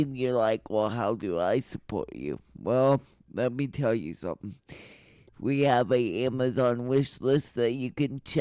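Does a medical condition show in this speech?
Yes: cerebral palsy.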